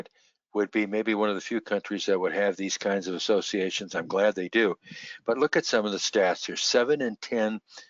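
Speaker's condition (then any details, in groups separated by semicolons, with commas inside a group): No condition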